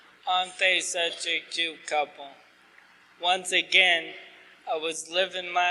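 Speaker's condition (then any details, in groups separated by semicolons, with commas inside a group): ALS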